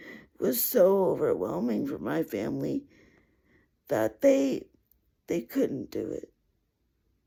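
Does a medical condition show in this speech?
Yes: cerebral palsy.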